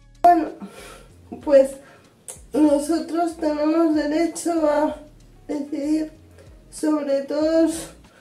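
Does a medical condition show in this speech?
Yes: cerebral palsy.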